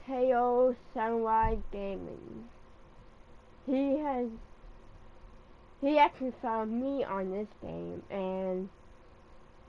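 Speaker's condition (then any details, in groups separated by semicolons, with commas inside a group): Cerebral palsy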